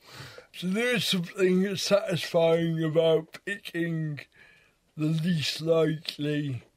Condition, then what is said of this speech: Cerebral palsy. I think it's really hard for me to say.